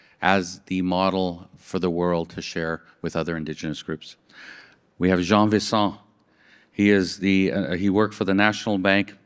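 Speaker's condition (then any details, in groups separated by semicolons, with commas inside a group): No condition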